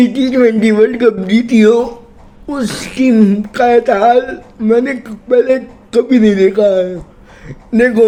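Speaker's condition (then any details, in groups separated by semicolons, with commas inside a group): Cerebral palsy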